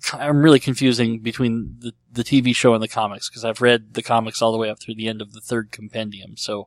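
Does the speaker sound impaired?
Yes: cleft lip and palate; treated as a baby.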